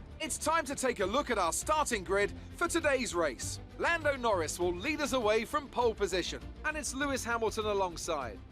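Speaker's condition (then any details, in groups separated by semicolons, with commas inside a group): No condition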